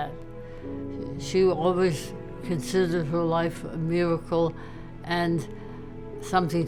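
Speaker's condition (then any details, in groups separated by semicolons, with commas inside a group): ALS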